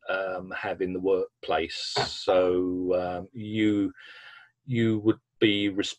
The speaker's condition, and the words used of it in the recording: Stuttering. And if it happens too often, then I know I've got to do something to put it right.